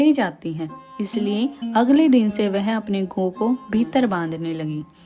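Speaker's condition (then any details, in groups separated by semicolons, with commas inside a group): No condition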